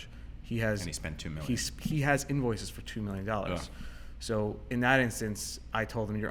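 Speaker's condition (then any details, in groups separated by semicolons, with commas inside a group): No condition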